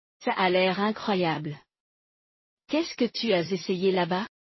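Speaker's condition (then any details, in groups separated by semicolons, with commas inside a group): No condition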